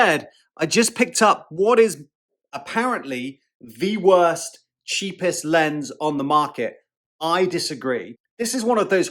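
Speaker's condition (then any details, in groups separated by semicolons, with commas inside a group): No condition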